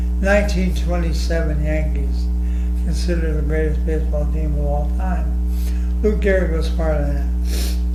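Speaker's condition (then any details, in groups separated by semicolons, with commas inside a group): ALS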